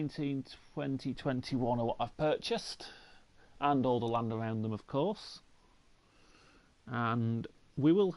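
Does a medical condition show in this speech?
No.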